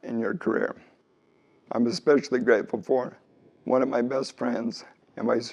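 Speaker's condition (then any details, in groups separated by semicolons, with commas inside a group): ALS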